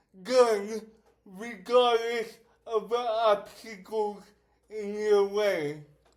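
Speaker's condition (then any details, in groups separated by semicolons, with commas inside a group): Cerebral palsy; affects speech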